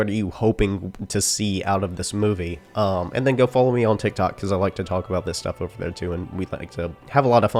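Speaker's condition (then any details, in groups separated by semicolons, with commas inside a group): No condition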